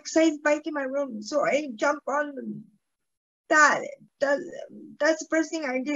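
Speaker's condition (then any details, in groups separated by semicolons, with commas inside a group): Cerebral palsy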